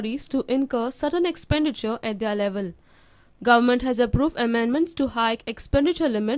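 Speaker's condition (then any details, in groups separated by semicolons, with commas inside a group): No condition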